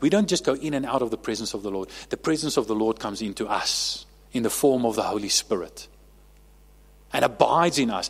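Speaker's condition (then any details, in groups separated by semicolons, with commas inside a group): No condition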